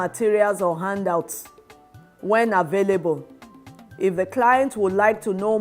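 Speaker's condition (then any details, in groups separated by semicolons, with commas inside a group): No condition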